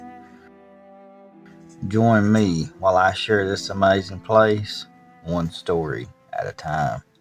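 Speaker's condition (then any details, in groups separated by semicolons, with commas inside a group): No condition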